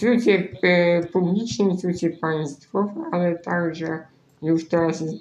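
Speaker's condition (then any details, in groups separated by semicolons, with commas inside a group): Spinal muscular atrophy; nervous system disease preventing muscle building, arm and leg muscle wasting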